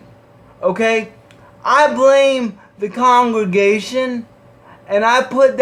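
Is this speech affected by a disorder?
Yes: cerebral palsy.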